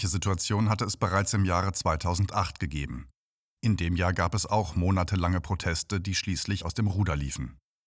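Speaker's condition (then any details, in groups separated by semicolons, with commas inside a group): No condition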